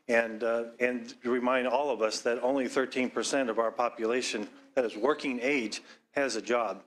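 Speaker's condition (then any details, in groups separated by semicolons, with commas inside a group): No condition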